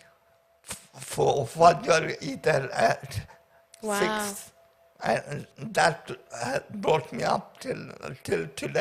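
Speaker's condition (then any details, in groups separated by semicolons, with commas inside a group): Paraplegia with essential tremor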